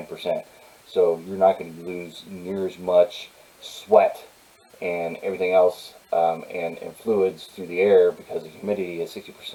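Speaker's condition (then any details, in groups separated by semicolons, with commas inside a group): No condition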